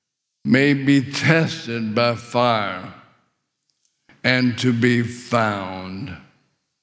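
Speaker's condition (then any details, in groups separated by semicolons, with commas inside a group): ALS; muscles falling apart throughout body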